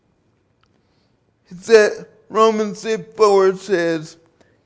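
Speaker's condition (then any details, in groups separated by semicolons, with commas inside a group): Cerebral palsy; 37 years since onset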